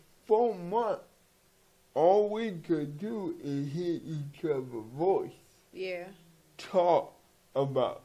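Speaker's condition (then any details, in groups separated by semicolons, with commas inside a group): Cerebral palsy; from birth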